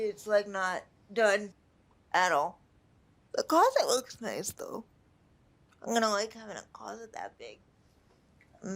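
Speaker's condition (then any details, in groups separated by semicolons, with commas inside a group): Spastic quadriplegic cerebral palsy; wheelchair since age two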